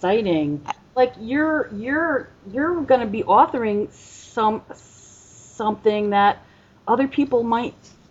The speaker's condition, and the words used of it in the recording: Stuttering. I don't stutter enough with other people that I hear, you know, stuttering, and I stutter enough to not be fluent.